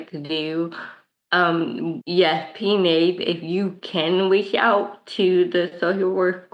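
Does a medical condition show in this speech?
Yes: cerebral palsy; present since birth.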